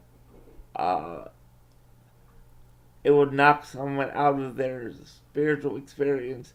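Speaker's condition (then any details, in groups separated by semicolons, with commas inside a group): Cerebral palsy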